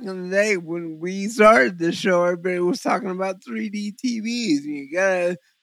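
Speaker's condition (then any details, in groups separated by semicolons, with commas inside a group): Cerebral palsy; eyes weird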